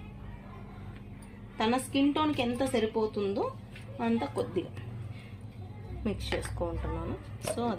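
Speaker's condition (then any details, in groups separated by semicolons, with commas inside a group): No condition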